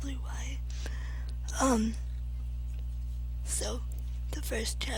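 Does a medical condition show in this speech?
Yes: cerebral palsy.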